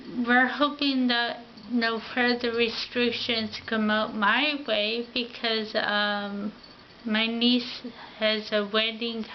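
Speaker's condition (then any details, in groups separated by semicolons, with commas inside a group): Ataxia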